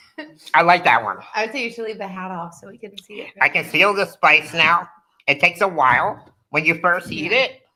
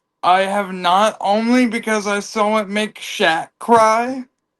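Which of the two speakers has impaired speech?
The second: cerebral palsy; from birth.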